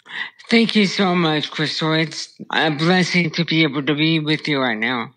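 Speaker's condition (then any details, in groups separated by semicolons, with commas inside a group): Brain stem tumor; childhood onset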